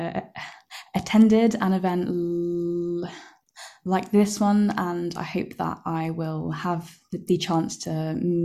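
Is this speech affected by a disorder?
Yes: stammer; onset with silent blocking, about 6 months saying nothing, McGuire program about 10 years ago; uses McGuire breathing technique, belt worn outside clothes as reminder to breathe deeply before speaking; stammer variable and changeable, began as silent blocks, relies on breathing technique; here blocks.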